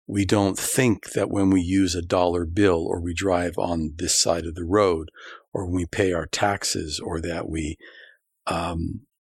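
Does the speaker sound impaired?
No.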